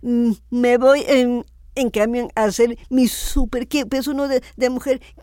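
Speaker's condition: Down syndrome; adult woman

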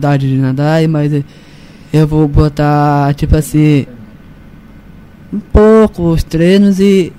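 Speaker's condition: Down syndrome; genetic, present from birth, recognized soon after birth; 18 years old, turning 19

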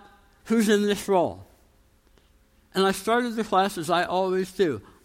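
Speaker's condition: Tongue cancer, jaw reconstruction

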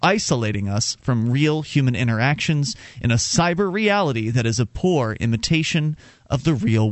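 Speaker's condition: No condition

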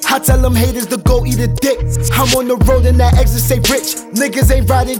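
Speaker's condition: No condition

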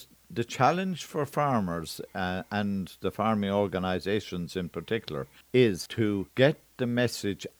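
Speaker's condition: No condition

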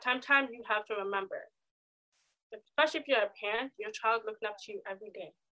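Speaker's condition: Deafness; diagnosed at age 4, had IEP in middle and high school

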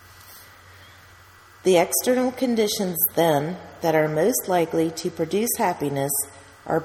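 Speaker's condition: No condition

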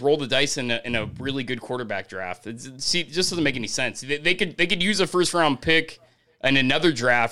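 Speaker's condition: No condition

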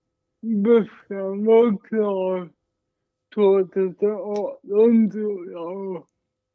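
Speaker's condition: Cerebral palsy, mild

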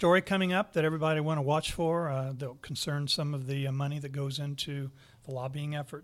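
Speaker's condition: No condition

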